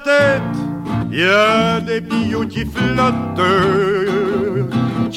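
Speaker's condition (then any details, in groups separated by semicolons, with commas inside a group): No condition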